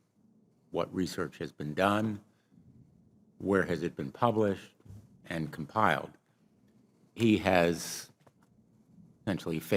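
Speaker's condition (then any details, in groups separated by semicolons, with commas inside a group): No condition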